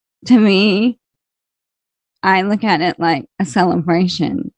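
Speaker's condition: ALS; slow progressing ALS, diagnosed February 2004 by neurologist, about 17 years since diagnosis

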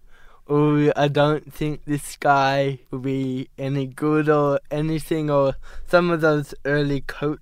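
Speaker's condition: Cerebral palsy; ongoing therapies via Cerebral Palsy Alliance

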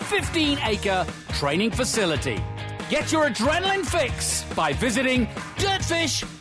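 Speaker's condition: No condition

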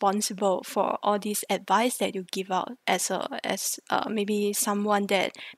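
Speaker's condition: No condition

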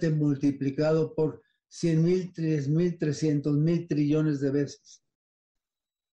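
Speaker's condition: Parkinson's disease; affects smell

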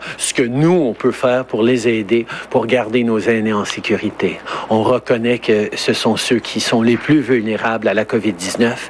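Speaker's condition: No condition

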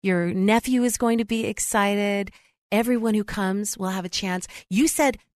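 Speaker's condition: No condition

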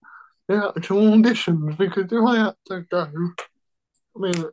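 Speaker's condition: Cerebral palsy

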